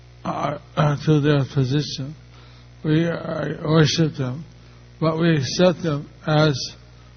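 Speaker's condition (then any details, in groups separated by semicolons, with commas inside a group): Stroke; not so easy to speak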